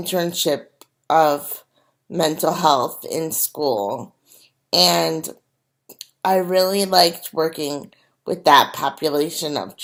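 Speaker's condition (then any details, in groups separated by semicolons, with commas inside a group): Cerebral palsy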